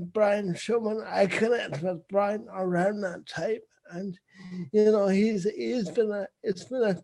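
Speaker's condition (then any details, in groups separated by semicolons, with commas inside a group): Cerebral palsy; visible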